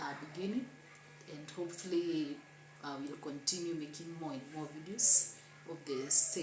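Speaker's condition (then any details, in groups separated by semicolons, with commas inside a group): No condition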